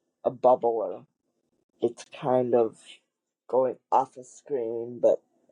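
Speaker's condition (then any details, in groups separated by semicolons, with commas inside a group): Cerebral palsy; wheelchair user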